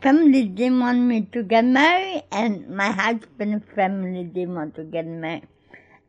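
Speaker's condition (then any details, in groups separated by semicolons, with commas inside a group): Cerebral palsy; born in Greece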